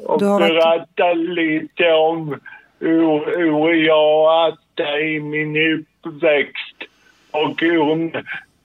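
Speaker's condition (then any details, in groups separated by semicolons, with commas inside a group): Cerebral palsy; sudden involuntary jerks, considered a functional impairment not a disease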